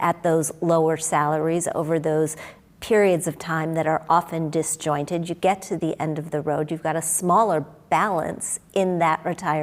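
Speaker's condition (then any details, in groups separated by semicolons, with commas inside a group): No condition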